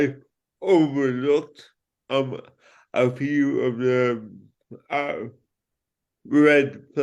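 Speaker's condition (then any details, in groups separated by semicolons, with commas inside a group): Cerebral palsy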